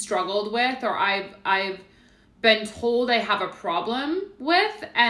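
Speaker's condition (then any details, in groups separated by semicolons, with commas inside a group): No condition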